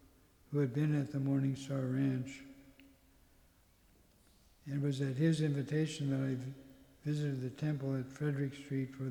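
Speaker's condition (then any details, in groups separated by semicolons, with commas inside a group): Parkinson's; tremor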